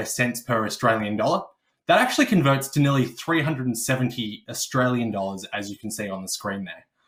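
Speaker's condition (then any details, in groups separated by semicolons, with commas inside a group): No condition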